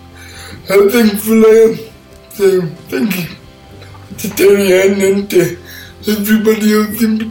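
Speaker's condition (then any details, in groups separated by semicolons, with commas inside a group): Cerebral palsy; speech impairment, takes listeners a while to catch on, listeners hesitant to ask for repeats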